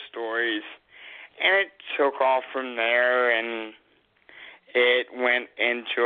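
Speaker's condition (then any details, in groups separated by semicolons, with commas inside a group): Cerebral palsy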